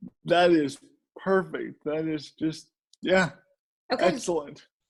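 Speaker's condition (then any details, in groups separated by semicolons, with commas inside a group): Cerebral palsy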